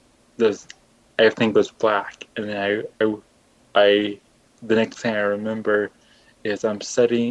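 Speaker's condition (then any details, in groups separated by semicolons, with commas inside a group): Cerebral palsy; caused by brain fluid pockets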